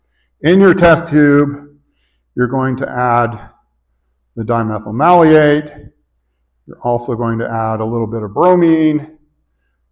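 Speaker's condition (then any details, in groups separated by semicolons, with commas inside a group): No condition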